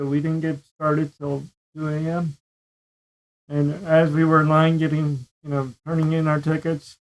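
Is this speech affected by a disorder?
Yes: cerebral palsy; diagnosed at 13 months; predicted never to talk.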